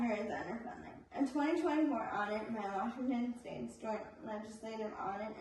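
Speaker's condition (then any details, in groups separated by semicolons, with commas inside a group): Spastic cerebral palsy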